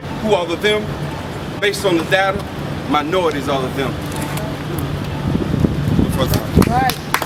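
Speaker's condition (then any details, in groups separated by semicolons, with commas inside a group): No condition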